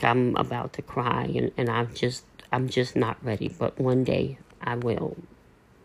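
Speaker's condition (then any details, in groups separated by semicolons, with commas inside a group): Cleft lip and palate; surgically repaired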